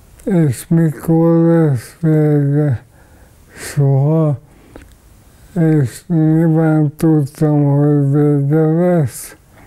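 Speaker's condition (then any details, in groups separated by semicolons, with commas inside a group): ALS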